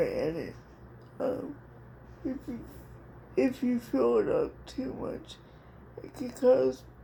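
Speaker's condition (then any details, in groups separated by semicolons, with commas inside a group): Cerebral palsy; dystonia in hands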